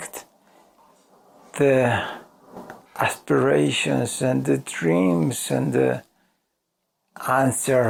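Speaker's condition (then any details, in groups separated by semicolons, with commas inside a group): ALS; vocal cords affected, limited energy to speak or move; voice severely damaged, hard to understand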